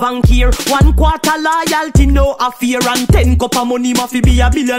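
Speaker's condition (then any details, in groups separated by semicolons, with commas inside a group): No condition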